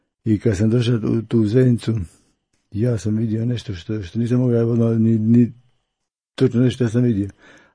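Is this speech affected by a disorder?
Yes: Parkinson's disease; Parkinson's disease for several years, diagnosed in adulthood, recent rehabilitation stay in Šibenik.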